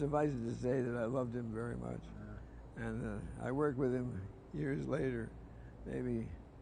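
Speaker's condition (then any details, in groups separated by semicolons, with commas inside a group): Parkinson's disease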